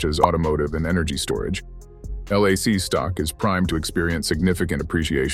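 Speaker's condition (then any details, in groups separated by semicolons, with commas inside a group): No condition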